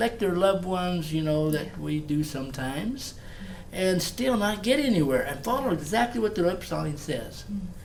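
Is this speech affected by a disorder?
No.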